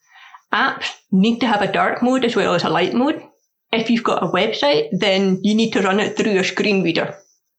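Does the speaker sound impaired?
Yes: deafness; learned to speak through speech therapy, progressive eyesight loss, learning braille; asks for slower speech, repetition, written notes from teachers; struggles hearing loudspeakers, often needs repetition, accent in foreign languages.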